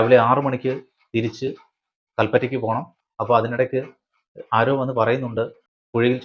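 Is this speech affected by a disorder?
No.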